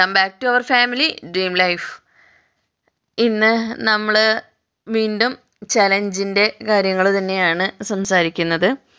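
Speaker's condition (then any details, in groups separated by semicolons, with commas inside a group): No condition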